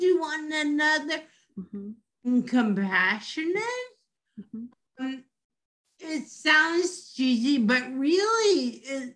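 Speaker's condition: Dysarthria after stroke; tracheotomy

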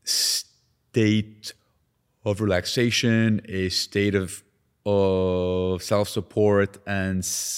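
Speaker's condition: Stutter; lifelong severe stutter, resulting severe social anxiety, public speaking and meditation against fear since 5 years; still stutters, states stutter openly to listeners; severe speech impediment lifelong, avoided speaking growing up in Lebanon, chose silence against negative reactions; prolonged sounds, blocks

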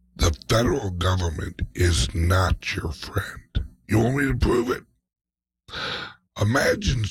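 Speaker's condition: Speech impediment, mild; slight speech impediment

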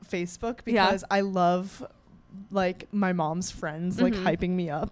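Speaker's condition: No condition

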